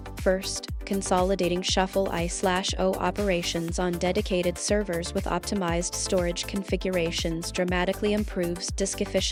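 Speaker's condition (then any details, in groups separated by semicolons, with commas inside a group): No condition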